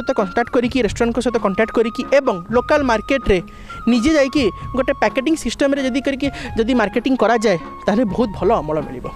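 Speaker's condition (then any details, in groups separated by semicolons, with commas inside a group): No condition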